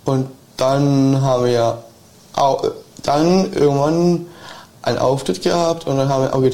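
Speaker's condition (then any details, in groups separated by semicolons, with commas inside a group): Down syndrome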